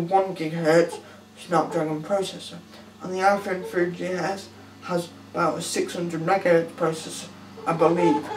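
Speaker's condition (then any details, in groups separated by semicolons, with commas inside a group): Cerebral palsy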